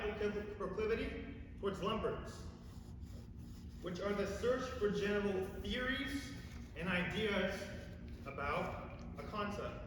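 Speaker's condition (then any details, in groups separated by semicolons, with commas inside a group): No condition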